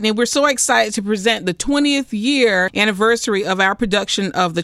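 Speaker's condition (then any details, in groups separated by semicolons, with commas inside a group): No condition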